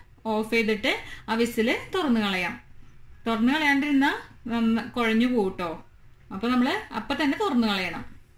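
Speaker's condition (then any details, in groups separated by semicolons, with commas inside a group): No condition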